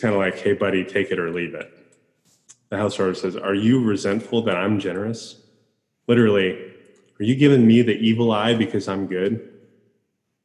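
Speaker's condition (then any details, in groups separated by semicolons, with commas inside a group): No condition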